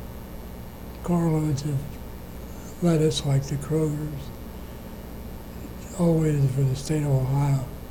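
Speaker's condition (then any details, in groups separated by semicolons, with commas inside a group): Parkinson's disease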